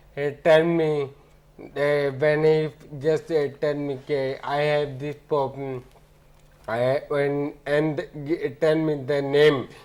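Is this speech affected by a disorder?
Yes: ataxia; late diagnosis.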